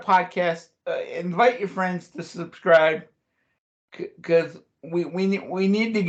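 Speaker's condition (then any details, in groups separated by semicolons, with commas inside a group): Cerebral palsy; since childhood; chokes eating or drinking, very weak throat muscles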